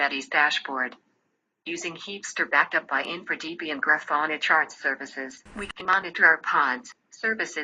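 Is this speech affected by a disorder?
No.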